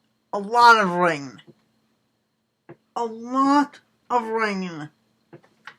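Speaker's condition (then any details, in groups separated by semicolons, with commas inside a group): Cerebral palsy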